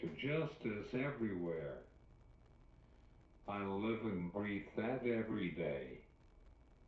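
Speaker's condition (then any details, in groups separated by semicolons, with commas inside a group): Cerebral palsy; uses wheelchair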